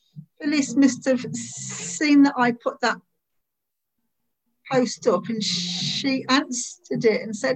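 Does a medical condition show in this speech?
Yes: stammer; very bad in 20s, eased around age 42 or 43, speech therapy around age 20; age 57, member of online group Stand Up to Stammering, formerly British Stammering Association; stammer cannot be hidden, hardly stammers when calm, stammers when anxious, avoided talking in 20s; here repeated sounds, prolonged sounds.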